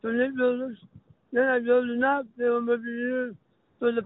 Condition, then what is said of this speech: Throat cancer. I speak with a very unique accent.